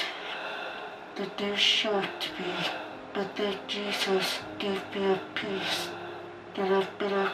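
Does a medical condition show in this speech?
Yes: fus ALS.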